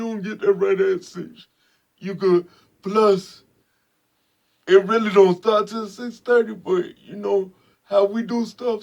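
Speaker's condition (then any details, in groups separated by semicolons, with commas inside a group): Spastic quadriplegic cerebral palsy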